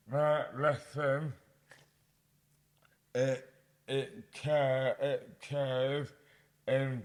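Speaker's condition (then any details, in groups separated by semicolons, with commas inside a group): Dystonia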